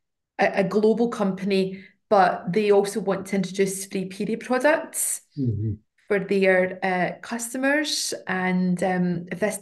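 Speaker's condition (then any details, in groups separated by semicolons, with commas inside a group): No condition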